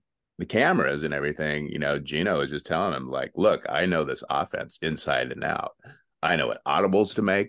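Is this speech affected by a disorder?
No.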